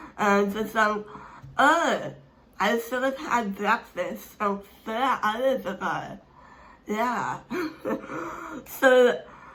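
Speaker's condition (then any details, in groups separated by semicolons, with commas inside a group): Speech impairment; hard to understand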